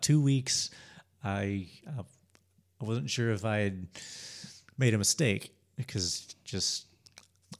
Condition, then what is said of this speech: Stuttering. So my hope was that it would get rid of the stutter, but it hasn't.